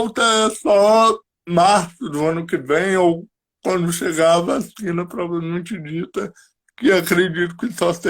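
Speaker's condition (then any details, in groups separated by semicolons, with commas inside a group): Cerebral palsy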